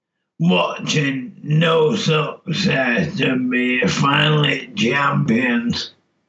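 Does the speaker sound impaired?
Yes: motor neurone disease; speech change noticeable by time of diagnosis, frailer with weight loss then; cannot speak well.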